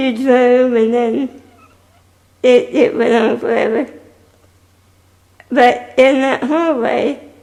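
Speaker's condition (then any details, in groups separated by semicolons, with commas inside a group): Spinal muscular atrophy type 2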